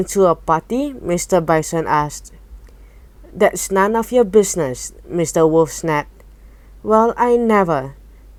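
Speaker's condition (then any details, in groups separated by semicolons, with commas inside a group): No condition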